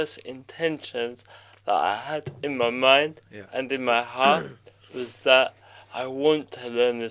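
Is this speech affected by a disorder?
Yes: cerebral palsy.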